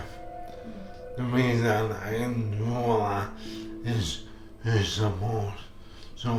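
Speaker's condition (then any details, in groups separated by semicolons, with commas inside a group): Motor neurone disease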